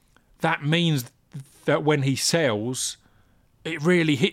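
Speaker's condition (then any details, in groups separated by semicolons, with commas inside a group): Stammer; persistent difficulty with hard g sounds; struggles with hard g, avoids words starting with hard g, stutters and sputters, words catching; blocks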